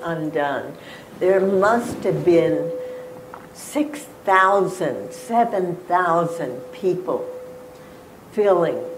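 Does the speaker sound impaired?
Yes: spasmodic dysphonia; diagnosed 1998 at Johns Hopkins within 1 hour, 4 months unable to talk before, ALS, throat cancer suspected; injections into throat at Adam's apple every 4 months, ongoing; could not talk for 4 months before diagnosis, injections allow continued radio broadcasting.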